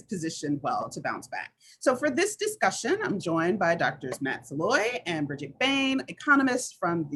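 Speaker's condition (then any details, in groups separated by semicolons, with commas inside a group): No condition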